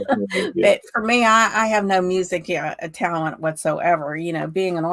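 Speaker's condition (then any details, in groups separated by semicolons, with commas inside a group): No condition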